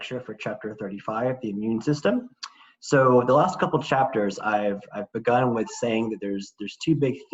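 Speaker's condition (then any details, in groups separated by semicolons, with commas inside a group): No condition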